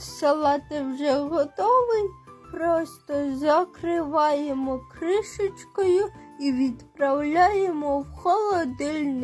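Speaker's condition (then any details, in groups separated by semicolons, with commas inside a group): Cerebral palsy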